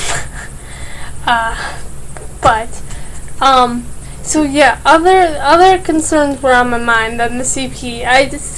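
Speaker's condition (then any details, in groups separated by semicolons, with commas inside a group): Cerebral palsy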